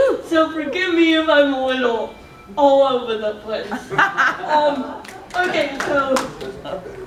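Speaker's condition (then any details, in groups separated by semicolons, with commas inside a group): Cerebral palsy; body movement difficult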